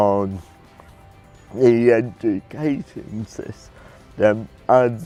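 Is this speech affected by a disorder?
Yes: cerebral palsy.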